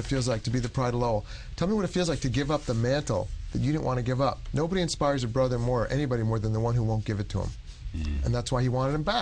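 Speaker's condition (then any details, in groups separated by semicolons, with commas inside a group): No condition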